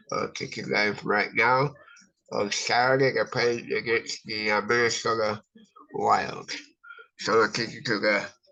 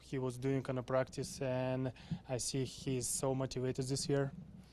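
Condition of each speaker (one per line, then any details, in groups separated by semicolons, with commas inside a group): Cerebral palsy; from birth, affects brain and body muscles
No condition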